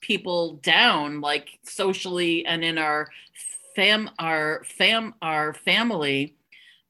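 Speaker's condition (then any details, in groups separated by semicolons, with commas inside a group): Stuttering; mild to moderate stuttering, about one year of past speech therapy; stutter relatively easy to hide, past years of avoidance, word substitution, exhausting word planning; repeated sounds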